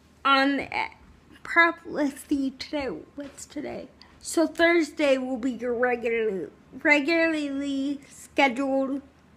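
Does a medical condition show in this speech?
Yes: cerebral palsy, spastic, severe.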